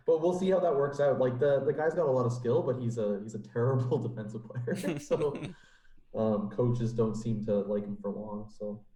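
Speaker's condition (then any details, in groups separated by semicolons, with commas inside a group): No condition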